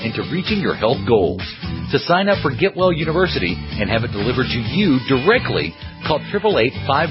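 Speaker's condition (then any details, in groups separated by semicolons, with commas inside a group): No condition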